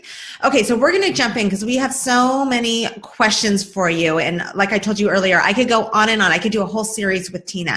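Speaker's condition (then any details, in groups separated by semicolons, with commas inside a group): No condition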